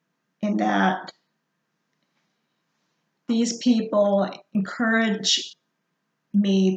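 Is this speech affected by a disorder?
Yes: stuttering; ongoing stuttering, attends stuttering support groups; more disfluency with emotions and certain situations, keeps talking despite stuttering; here prolonged sounds, blocks.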